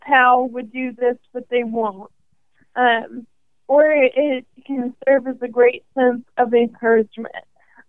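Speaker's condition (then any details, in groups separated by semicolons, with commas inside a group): ALS; first symptoms in hand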